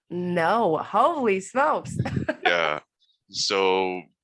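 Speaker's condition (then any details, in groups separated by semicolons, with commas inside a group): No condition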